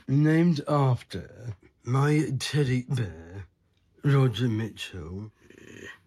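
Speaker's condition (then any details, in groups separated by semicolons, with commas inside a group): Down syndrome; age 38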